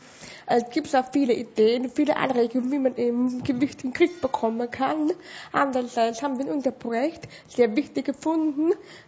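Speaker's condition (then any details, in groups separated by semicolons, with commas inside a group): Severe hearing loss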